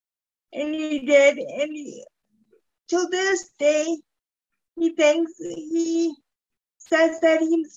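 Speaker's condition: Cerebral palsy; told would never walk

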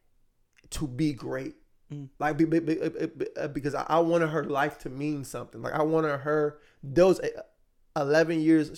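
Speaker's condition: Stuttering; stuttering since childhood, picked on for it as a kid; still wrestling with stuttering in current season; repeated sounds, blocks

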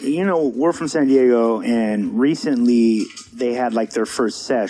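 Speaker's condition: No condition

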